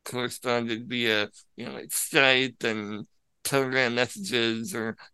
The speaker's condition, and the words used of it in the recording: Spinal muscular atrophy. Because it explains why he can be a little bit difficult to understand at times.